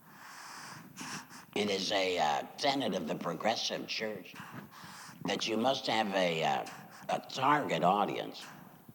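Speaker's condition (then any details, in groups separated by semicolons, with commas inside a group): Laryngectomy; says used to serve God with voice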